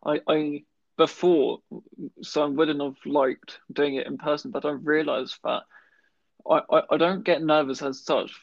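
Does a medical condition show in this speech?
Yes: stammering; lifelong, delayed first word, severe in childhood, feared never speaking, taught sign symbols, weekly speech therapy first 10 years; worse with anxiety, avoids certain words, substitutes stammer-friendly words, pre-writes questions with stammer-friendly words; here repeated words, blocks.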